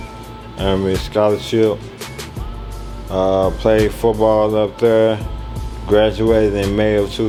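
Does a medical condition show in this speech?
Yes: ALS; speech progressively lost.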